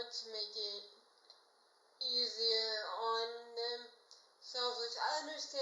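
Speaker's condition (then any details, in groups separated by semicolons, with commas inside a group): Cerebral palsy, dystonic hemiplegia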